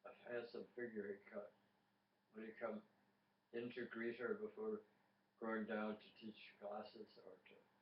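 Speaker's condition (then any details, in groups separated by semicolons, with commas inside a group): Tongue cancer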